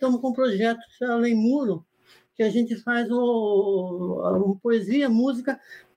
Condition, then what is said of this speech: Parkinson's disease. Estou meio assim travadinho, mas é por pouco tempo, é porque eu sou portador de Parkinson